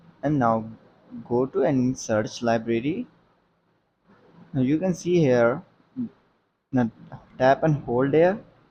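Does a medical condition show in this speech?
No.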